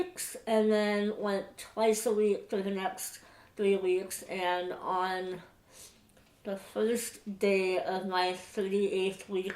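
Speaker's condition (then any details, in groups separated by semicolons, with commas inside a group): Moebius syndrome; reduced clarity from small tongue and poor lip closure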